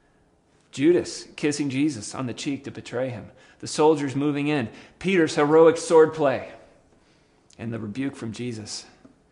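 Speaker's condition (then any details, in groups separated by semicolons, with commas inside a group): No condition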